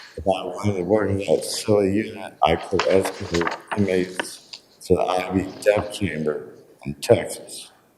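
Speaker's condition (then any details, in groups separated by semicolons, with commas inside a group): Traumatic brain injury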